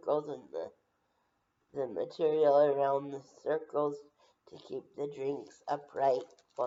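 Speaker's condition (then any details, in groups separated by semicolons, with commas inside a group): Brain injury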